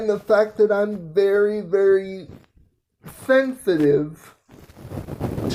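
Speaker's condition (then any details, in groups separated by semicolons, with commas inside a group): Cerebral palsy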